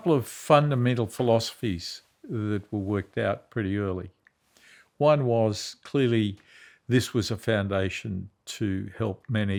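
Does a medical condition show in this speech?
No.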